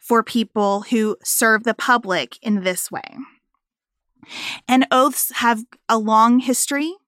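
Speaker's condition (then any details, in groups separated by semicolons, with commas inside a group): No condition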